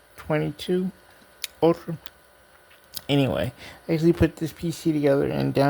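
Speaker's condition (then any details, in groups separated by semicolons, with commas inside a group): Cerebral palsy; diplegia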